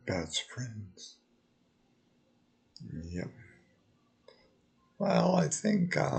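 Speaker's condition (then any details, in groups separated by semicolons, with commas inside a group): Multiple sclerosis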